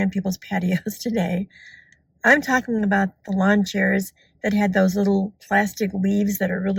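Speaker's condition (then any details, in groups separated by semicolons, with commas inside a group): No condition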